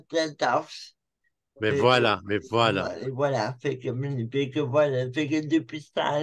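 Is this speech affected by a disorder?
Yes: cerebral palsy; from birth, spastic diplegia, affects motor skills and mobility.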